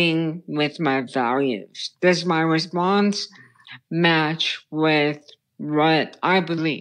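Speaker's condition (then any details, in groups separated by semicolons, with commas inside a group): Brain stem tumor; childhood onset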